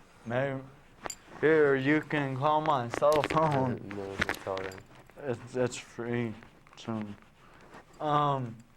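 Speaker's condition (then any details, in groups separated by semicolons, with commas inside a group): Traumatic brain injury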